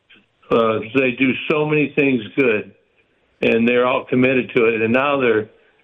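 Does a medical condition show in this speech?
Yes: Parkinson's; stays active.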